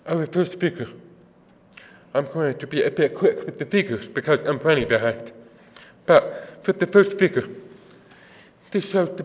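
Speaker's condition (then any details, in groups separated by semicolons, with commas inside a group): Deafness; offers to repeat if not understood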